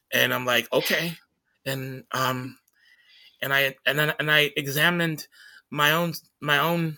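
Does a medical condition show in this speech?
Yes: stutter; stutters during conversation, acknowledged by speaker; here repeated sounds, blocks.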